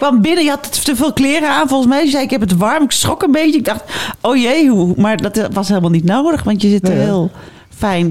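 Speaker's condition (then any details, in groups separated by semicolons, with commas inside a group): No condition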